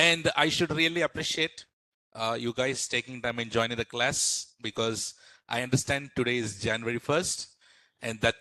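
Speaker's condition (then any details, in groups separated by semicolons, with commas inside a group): No condition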